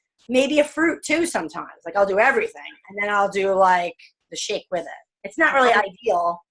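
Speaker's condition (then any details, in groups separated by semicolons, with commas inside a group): No condition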